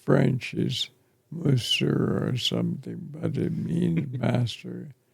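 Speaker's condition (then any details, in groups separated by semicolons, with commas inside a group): ALS; affects chest and throat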